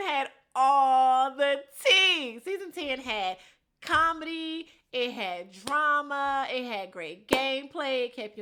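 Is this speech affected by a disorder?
No.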